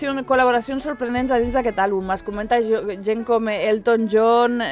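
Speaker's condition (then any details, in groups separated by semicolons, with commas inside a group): No condition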